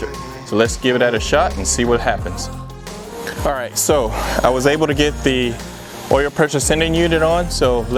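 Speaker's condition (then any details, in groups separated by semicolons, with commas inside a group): No condition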